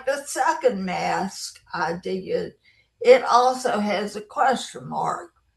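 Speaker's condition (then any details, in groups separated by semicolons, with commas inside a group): Brain injury; traumatic; lost speech, speech therapy, relearned talking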